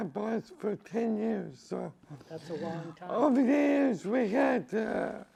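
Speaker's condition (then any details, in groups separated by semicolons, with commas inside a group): Cerebral palsy; from birth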